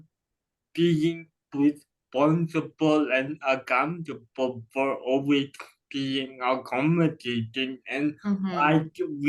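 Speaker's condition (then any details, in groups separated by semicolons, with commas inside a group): Cerebral palsy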